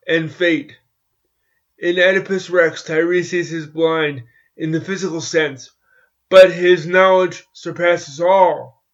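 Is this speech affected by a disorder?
Yes: cerebral palsy; walks with crutches.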